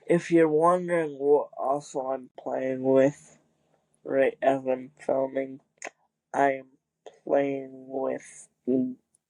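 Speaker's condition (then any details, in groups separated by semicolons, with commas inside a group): Cerebral palsy; wheelchair user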